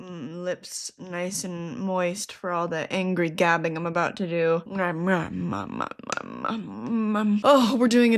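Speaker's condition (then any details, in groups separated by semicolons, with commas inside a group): No condition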